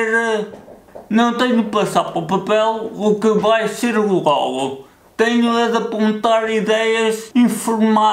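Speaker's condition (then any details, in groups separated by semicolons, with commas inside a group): Cerebral palsy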